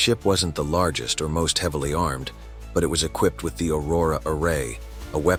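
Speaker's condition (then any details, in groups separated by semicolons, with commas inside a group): No condition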